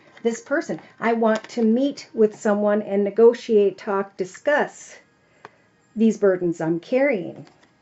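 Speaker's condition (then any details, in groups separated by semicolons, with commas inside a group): No condition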